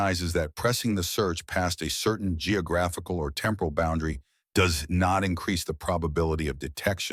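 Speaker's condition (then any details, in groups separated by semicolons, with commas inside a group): No condition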